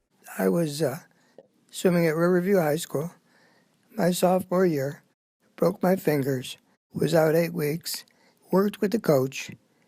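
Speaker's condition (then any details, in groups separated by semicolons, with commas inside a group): Amyotrophic lateral sclerosis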